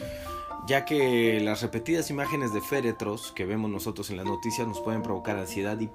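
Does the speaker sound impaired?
No.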